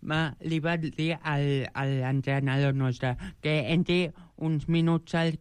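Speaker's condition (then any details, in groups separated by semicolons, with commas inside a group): Joubert syndrome; present from birth; age 29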